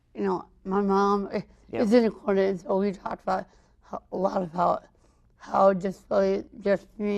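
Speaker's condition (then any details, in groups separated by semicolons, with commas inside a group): Cerebral palsy, mild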